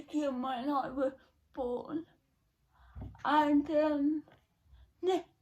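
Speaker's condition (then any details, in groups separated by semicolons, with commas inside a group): Cerebral palsy; not quadriplegic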